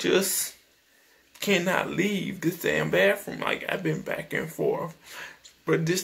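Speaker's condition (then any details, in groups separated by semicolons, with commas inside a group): Cerebral palsy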